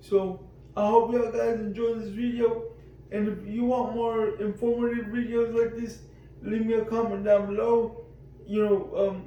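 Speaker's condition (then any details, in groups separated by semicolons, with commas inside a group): Cerebral palsy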